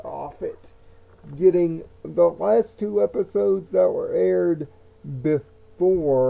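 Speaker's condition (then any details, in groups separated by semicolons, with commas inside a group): Cerebral palsy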